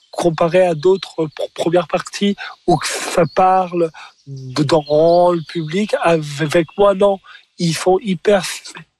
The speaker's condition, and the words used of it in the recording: Stuttering. Oui, j'ai bafouillé. C'est pas grave.